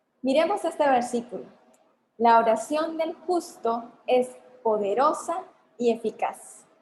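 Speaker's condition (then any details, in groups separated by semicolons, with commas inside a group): No condition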